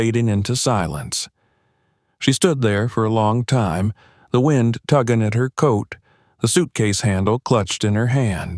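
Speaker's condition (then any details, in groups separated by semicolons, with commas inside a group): No condition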